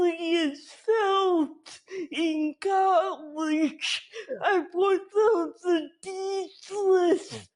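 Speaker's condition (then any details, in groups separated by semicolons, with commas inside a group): Physical speech impairment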